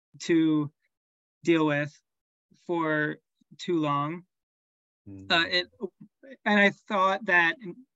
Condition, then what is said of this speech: Stuttering. Now I know I'm gonna stutter. I'm not afraid of it. I know that I'm going to.